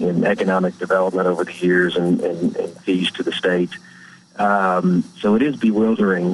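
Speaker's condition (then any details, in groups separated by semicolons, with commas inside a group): No condition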